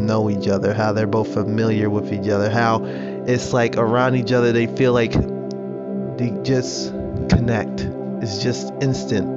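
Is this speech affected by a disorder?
No.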